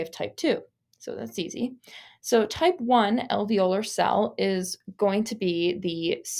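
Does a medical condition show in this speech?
No.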